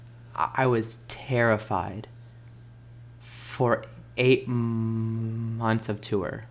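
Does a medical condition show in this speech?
Yes: stuttering; not caused by nervousness; pauses searching for a word; varies with excitement, worse when hurt, stuttered on tour stage, stuttered a lot in Grease audition; here prolonged sounds, blocks.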